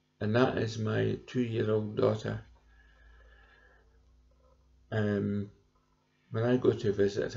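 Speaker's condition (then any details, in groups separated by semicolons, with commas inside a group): Cerebral palsy; present from birth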